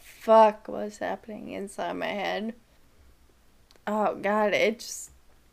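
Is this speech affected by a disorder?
Yes: Friedreich's ataxia; diagnosed at age 8, spinal fusion at 17, wheelchair user, legs do not work, rapid side-to-side eye movements; spits when talking or laughing.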